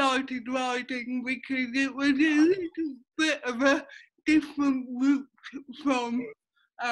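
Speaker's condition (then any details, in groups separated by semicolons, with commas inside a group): Cerebral palsy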